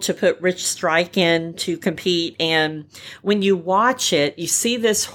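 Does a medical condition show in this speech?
Yes: repaired cleft palate, cleft palate without cleft lip; congenital cleft, roof of mouth only, single repair by plastic surgeon at about 9 months; uses voice for radio hosting, singing and public speaking.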